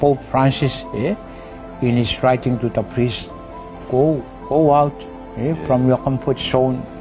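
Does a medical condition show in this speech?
No.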